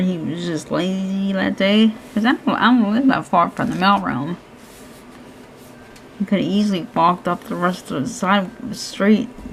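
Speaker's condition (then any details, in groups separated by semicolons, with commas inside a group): Cerebral palsy; hands affected, shaking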